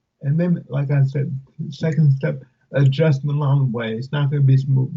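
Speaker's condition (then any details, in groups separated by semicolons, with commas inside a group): Cerebral palsy; affects speech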